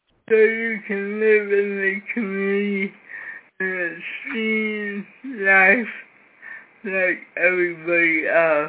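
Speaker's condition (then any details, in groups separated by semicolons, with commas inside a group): Cerebral palsy; severe cerebral palsy from birth, cannot use hands, needs help with feeding, toileting and showering; cannot talk well since childhood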